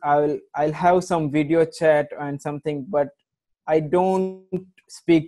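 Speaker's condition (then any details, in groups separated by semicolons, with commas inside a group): Stammering; severe stammering since childhood, about two decades, earlier speech therapy and homeopathic medicines failed; improved after Pro 90D coaching with Michael Williams, daily practice, meditation, affirmations, breathing, airflow linking; formerly got stuck in particular situations, fumbled a lot, change felt after 2-3 months; repeated words, blocks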